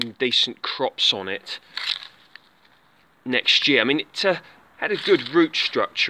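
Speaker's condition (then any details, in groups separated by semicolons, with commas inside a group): No condition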